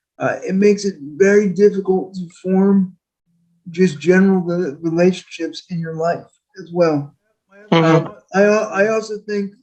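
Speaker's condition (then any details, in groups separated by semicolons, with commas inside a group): Quadriplegic cerebral palsy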